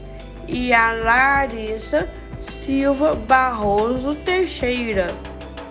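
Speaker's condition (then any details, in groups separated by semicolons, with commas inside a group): Down syndrome; diagnosed at birth, speech therapy and physiotherapy from 15 days old, difficulty with interpretation, exam reader in school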